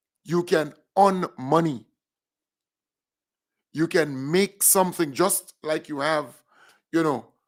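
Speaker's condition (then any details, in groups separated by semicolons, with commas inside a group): No condition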